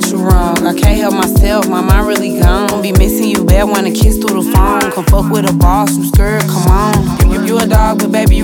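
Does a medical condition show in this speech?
No.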